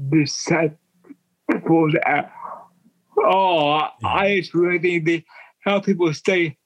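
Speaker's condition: Cerebral palsy; wheelchair user

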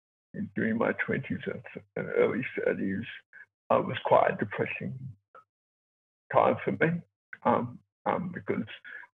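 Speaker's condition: Cerebral palsy; resuscitated twice

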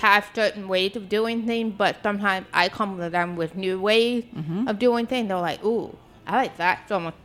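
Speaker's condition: Deafness; may not notice speech from behind

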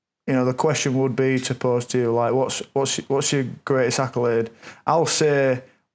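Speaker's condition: No condition

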